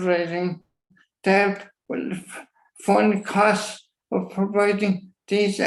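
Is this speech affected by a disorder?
Yes: motor neuron disease; uses breathing machine, physiotherapy for breathing.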